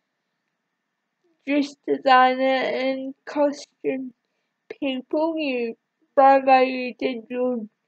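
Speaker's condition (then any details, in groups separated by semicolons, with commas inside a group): Cerebral palsy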